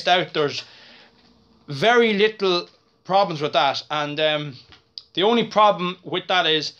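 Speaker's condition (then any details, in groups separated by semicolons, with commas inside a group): No condition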